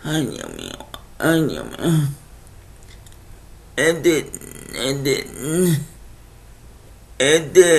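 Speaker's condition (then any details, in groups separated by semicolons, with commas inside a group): Cerebral palsy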